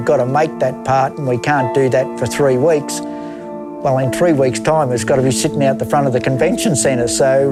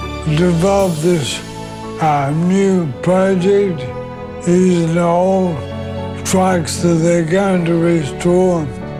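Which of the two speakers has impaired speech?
The second: motor neurone disease; affects voice, breathing and hands; early onset; voice fatigue.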